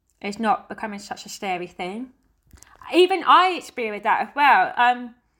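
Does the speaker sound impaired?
Yes: deafness; hears song beat and singing but not words, heavy metal rock indistinct, uses sign language; dances by counting and following partner Giovanni's lead, not the music.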